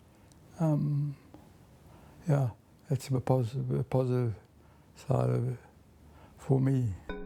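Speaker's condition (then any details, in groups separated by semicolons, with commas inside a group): Parkinson's disease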